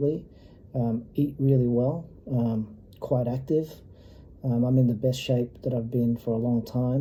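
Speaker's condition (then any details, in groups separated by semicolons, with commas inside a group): No condition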